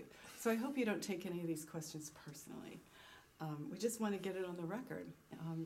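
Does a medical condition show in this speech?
No.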